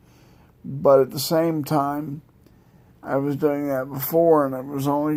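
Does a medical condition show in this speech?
Yes: multiple sclerosis; wheelchair.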